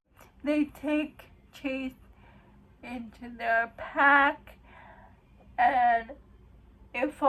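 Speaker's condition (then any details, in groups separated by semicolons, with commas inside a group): Cerebral palsy; uses wheelchair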